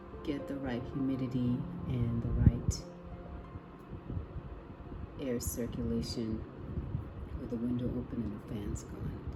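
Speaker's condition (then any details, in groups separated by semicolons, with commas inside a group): No condition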